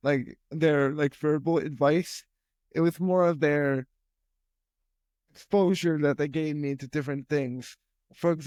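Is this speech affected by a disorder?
Yes: spastic quadriplegic cerebral palsy.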